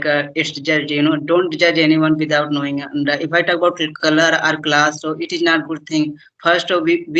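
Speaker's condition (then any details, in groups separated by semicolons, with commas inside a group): No condition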